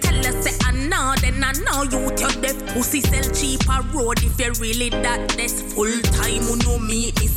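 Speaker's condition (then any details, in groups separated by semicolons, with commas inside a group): No condition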